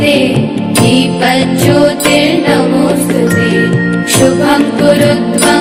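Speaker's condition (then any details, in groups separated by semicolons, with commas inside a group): No condition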